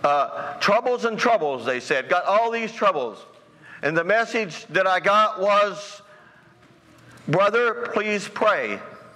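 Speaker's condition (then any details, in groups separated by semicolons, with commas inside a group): No condition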